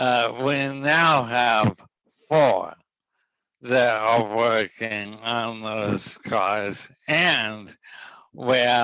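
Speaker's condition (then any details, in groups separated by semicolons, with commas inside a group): ALS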